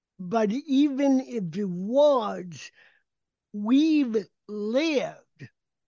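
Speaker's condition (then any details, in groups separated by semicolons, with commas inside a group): Cerebral palsy; spastic cerebral palsy, abnormal gait noticeable mainly to doctors; speech impediment self-described as an accent, speech did not come until age 7, many years of speech therapy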